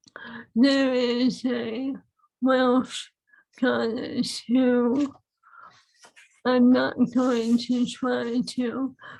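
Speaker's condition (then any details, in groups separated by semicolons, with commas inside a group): ALS; swallowing lost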